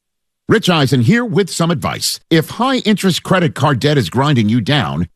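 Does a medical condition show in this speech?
No.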